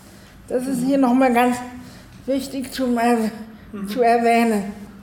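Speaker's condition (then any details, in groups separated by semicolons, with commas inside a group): Cerebral palsy; spasticity in both arms and legs, electric wheelchair, 24-hour personal assistance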